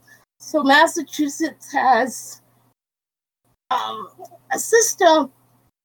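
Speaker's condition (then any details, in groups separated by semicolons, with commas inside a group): Cerebral palsy; brain damage from lack of oxygen at birth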